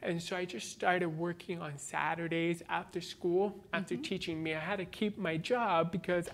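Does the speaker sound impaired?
Yes: born deaf, cochlear implant, congenital.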